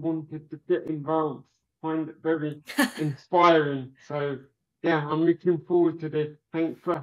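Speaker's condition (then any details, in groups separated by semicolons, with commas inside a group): Cerebral palsy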